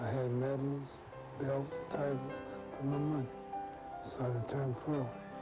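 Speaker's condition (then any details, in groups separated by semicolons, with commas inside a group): Parkinson's syndrome; sometimes slurred speech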